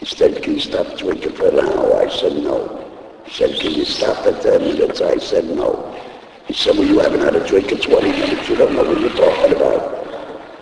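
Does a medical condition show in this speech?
Yes: laryngectomy; needs thumb to talk.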